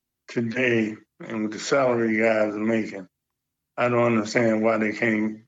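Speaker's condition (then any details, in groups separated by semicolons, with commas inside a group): Parkinson's; slight stutter attributed to Parkinson's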